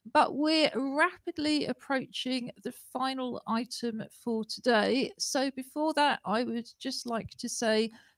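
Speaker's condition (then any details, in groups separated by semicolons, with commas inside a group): No condition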